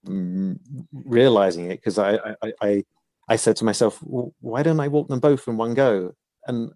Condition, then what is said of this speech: Stuttering. Sometimes my stammer, which I've almost completely beaten in real life, comes back to haunt me when I'm speaking on the phone.